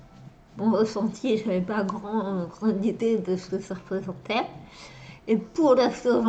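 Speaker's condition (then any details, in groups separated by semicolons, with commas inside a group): Dystonia and multiple sclerosis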